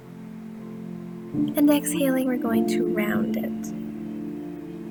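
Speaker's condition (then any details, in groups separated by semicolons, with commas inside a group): No condition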